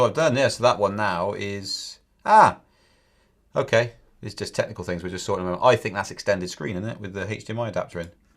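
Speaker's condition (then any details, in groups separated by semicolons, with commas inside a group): No condition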